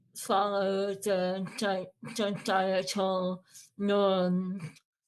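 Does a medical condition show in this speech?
Yes: Moebius syndrome.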